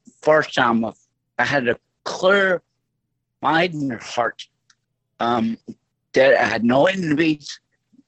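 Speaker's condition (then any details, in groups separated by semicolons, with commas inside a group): Stroke; voice altered since stroke, lasting effect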